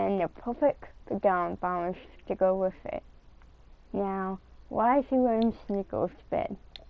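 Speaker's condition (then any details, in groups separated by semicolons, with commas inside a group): Cerebral palsy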